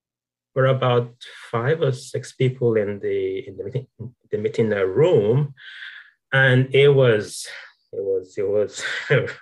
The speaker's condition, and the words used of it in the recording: Stuttering. You know, most times, you know, I stutter and sometimes it gets quite bad.